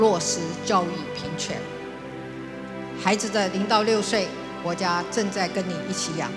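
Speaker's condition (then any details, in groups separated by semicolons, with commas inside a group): No condition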